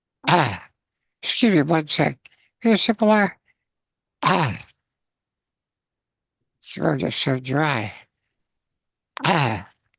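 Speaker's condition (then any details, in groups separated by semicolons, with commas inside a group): Spinal muscular atrophy, congenital; progressive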